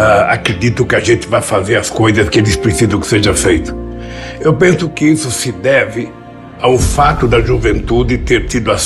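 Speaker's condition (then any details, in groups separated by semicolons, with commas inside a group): No condition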